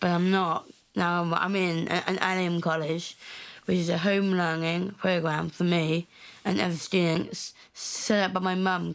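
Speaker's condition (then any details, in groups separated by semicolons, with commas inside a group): Down syndrome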